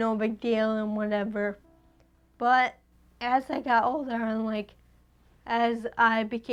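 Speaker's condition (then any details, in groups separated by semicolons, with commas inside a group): Friedreich's ataxia; inherited, progressive neurologic disorder; age about eight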